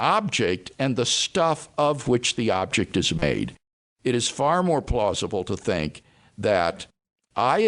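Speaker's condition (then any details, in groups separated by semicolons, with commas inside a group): No condition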